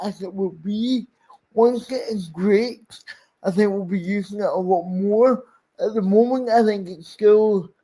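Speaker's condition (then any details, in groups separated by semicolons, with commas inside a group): Cerebral palsy; speech impairment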